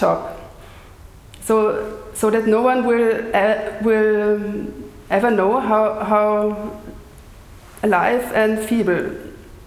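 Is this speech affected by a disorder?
Yes: stuttering; lifelong stutter, neurological, speech therapy, countless therapists and doctors, teen jaw, belly, leg cramps suppressing; audibly stuttering during lecture performance, amount varies day to day; stutters on own name, smooth circular repetitions, silent blocks, slower than fluent speakers; here repeated words, prolonged sounds.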